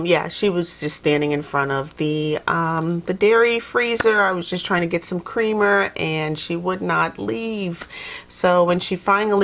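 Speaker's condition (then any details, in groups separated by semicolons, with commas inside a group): No condition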